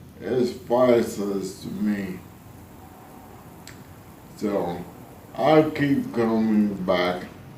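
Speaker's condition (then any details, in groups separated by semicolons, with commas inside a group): ALS; severe violent spasticity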